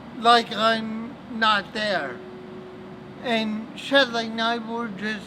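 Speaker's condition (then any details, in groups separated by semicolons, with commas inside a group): Cerebral palsy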